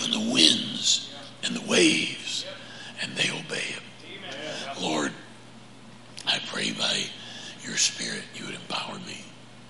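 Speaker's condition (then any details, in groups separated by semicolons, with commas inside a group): Laryngeal cancer; prior chemo and radiation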